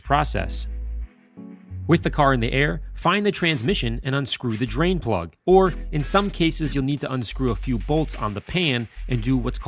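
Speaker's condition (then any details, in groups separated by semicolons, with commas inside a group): No condition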